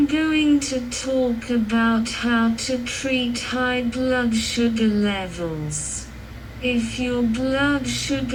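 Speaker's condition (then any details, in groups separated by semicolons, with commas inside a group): Cerebral palsy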